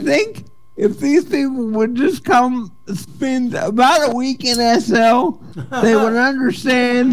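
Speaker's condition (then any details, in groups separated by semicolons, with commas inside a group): Cerebral palsy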